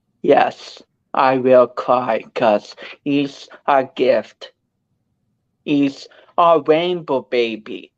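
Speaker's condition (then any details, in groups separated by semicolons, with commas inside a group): Cerebral palsy; speech affected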